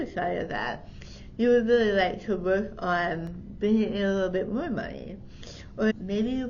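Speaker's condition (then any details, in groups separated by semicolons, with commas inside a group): Tongue cancer surgery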